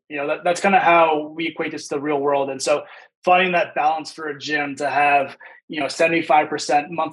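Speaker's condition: No condition

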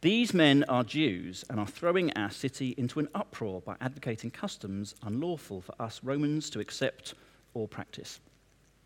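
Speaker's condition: No condition

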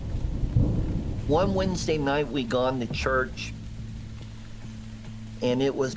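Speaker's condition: Bilateral cleft lip and palate; congenital

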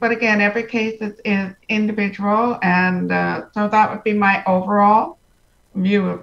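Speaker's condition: Profound hearing loss; congenital

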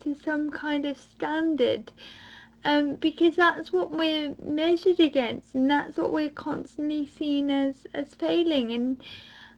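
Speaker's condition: Mild cerebral palsy; since birth

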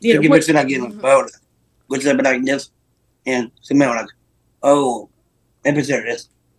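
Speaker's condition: Down syndrome; low muscle tone; adult; photography allowed him to communicate, to show people things

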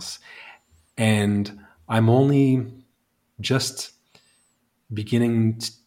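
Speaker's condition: Stutter; childhood-onset stutter, present by grade three, speech therapy taken then dropped out; prolonged sounds, blocks

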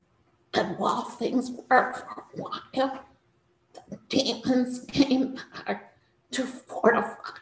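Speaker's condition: Spasmodic dysphonia; neurological, vocal cords function only in spasms; trouble speaking, unable to speak normally, voice produced in spasms

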